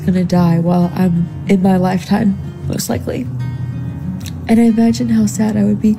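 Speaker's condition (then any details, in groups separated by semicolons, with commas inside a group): No condition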